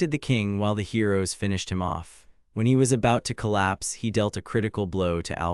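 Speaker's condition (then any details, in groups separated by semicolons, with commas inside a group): No condition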